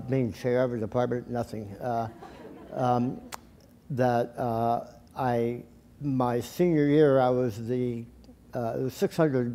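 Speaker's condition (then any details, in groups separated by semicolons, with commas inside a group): Tongue cancer surgery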